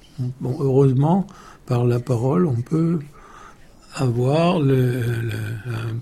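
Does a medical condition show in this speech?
Yes: aphasia; severe at onset, three weeks in hospital, body nearly fully recovered, memory affected; attends GAIF aphasia association workshops including writing workshop, GAIF contacted by wife Marion.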